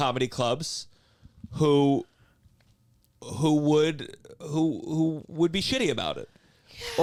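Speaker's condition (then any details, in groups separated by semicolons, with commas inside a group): No condition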